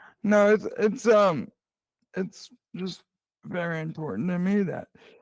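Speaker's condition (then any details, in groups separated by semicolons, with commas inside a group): Cerebral palsy; present from birth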